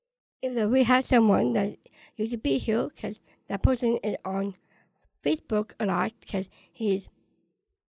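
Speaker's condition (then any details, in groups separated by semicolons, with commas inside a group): Down syndrome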